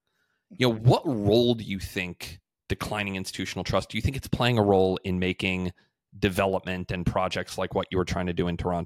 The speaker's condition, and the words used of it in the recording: No condition.